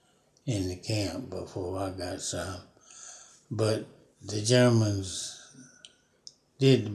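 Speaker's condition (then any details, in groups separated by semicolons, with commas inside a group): Parkinson's disease; fallen 19 times in yard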